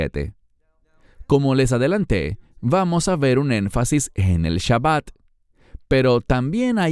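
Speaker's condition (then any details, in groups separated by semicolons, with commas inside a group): No condition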